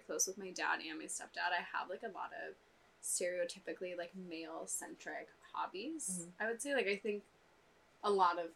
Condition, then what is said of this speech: None; typical speech.